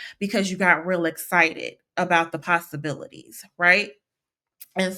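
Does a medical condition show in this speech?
No.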